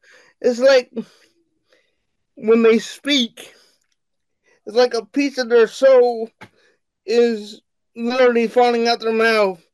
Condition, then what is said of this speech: Cerebral palsy. Sometimes it goes high, sometimes it goes low.